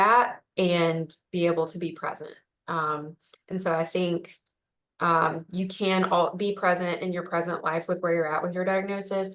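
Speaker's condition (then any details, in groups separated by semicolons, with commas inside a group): No condition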